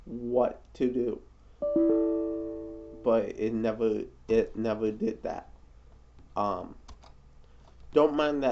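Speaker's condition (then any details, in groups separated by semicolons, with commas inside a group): Cerebral palsy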